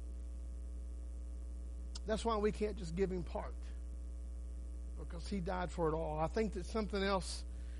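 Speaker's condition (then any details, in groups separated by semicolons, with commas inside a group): No condition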